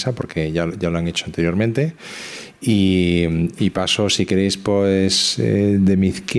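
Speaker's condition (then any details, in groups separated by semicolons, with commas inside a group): No condition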